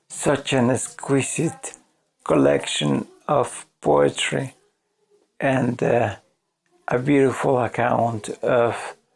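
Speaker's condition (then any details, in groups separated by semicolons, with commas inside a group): ALS; voice severely damaged, hard to understand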